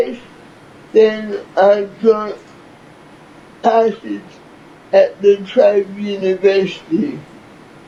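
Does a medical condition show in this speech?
Yes: cerebral palsy; from birth.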